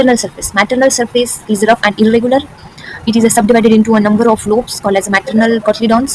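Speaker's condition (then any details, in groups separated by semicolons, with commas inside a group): No condition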